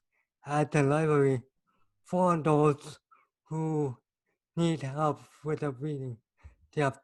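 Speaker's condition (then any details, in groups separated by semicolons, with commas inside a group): Cerebral palsy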